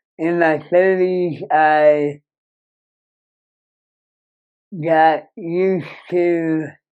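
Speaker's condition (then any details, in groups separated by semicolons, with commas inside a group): Moebius syndrome; severe nerve damage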